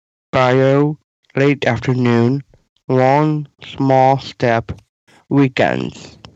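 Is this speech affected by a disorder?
Yes: Down syndrome.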